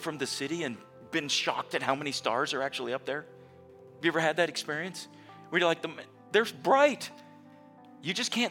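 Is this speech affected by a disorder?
No.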